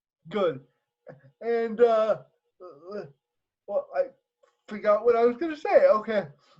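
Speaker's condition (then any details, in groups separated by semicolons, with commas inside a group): Cerebral palsy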